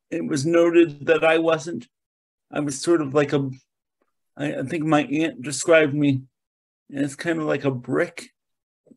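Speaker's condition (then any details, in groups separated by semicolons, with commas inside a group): Cerebral palsy; mainly lower limbs affected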